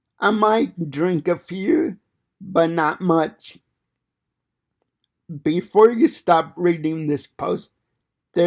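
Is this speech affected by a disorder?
Yes: cerebral palsy; fine motor impairment.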